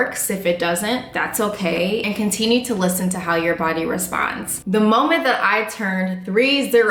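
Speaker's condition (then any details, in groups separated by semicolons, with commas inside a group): No condition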